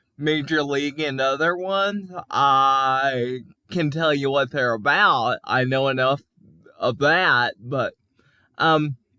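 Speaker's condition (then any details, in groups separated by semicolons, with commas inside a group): Cerebral palsy; onset at 5 months after breathing stopped, cannot walk; 38 years old, needs help with physical tasks; can speak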